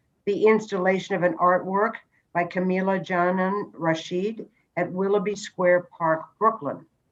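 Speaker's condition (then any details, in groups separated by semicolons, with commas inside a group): No condition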